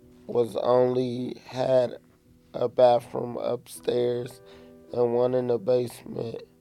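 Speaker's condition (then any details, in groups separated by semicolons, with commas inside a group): Cerebral palsy; physical and occupational therapy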